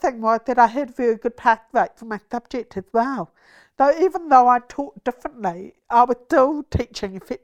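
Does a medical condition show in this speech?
Yes: deafness from birth, congenital, rubella-related; born deaf into hearing family; learned to speak well, communication a strength.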